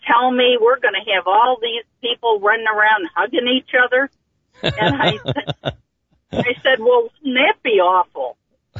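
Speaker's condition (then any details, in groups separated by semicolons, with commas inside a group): No condition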